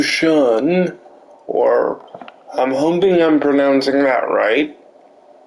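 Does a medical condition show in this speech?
Yes: cerebral palsy; limbs affected.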